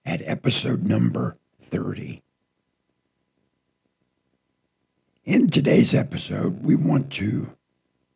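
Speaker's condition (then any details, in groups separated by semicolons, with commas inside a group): Partial laryngectomy from cancer; raspy voice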